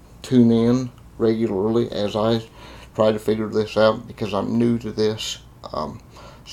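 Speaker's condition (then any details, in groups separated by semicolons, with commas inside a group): Cerebral palsy; confined to a wheelchair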